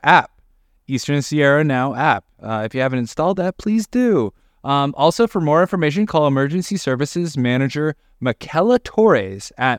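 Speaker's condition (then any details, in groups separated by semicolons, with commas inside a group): No condition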